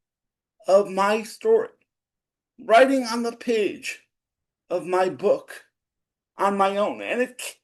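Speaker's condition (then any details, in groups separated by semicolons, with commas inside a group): Cerebral palsy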